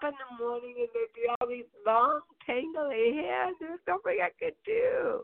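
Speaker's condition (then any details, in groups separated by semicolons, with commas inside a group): Cerebral palsy; birth onset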